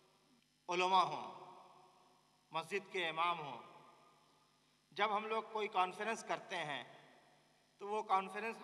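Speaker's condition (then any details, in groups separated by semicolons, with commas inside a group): No condition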